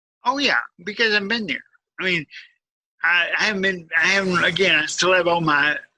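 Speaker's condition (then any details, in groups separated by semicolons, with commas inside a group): Cerebral palsy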